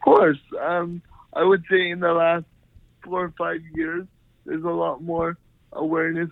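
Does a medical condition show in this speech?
Yes: cerebral palsy; from birth, lifelong, power wheelchair, cannot walk, only left hand usable; uses voice very well, Siri voice texting on iPhone works with practice, sometimes misrecognized words.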